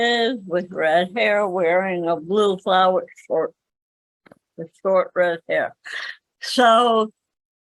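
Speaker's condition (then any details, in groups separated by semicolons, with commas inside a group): Cerebral palsy; speaks better than types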